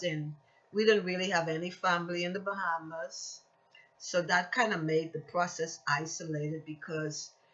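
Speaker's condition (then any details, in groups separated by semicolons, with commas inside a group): No condition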